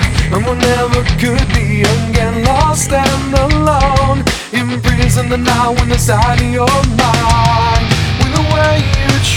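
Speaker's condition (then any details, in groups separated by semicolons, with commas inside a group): No condition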